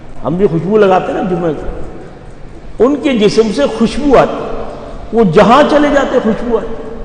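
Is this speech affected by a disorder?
No.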